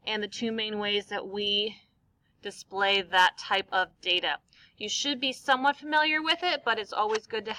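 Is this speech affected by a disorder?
No.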